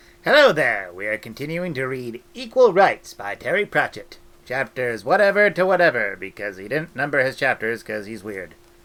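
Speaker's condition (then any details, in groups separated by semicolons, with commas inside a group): No condition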